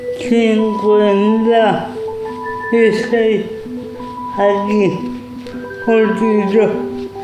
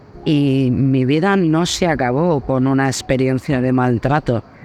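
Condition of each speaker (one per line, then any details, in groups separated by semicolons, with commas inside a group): Cerebral palsy
No condition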